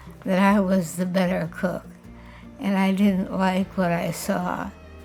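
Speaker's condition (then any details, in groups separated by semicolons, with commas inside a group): Parkinson's disease; diagnosed at retirement age, needs help with house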